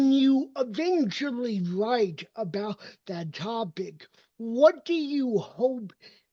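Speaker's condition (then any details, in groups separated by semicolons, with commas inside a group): Cerebral palsy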